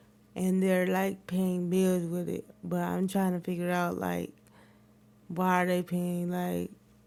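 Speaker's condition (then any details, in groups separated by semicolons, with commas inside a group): Cerebral palsy; wheelchair user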